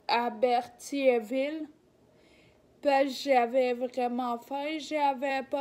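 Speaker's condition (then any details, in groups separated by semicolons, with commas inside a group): Ataxia; degenerative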